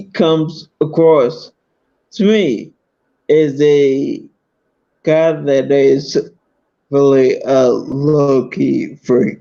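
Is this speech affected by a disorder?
Yes: multiple sclerosis.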